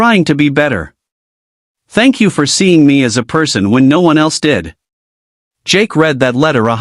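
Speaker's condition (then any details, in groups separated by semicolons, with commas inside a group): No condition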